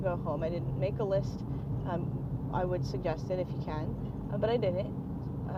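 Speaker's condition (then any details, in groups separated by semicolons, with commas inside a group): No condition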